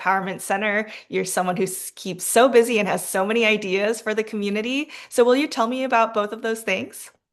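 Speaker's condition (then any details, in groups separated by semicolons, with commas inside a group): No condition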